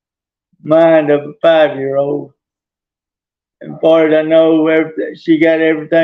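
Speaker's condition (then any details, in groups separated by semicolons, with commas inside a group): Traumatic brain injury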